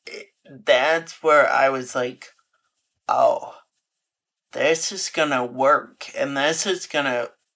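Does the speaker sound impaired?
Yes: Friedreich's ataxia; progressive.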